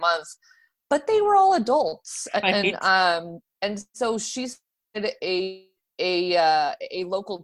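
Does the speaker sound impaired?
Yes: stuttering; stuttering since childhood, runs in family, father and uncle mild stutter; adult, school speech therapy unhelpful, later fluency-specialist therapy focused on comfort with stuttering; vowels always difficult, stuttered on word Arizona in television introduction, no control over stuttering; here repeated sounds, prolonged sounds.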